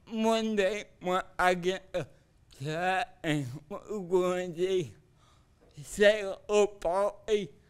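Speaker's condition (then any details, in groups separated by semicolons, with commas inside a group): Cerebral palsy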